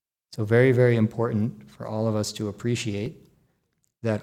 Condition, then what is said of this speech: No condition.